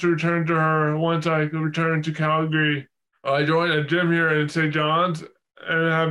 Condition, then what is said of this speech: Dysarthria. I had to really concentrate to form words that can be understood.